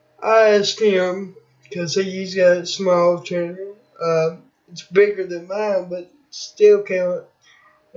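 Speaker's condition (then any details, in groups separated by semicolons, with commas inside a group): Cerebral palsy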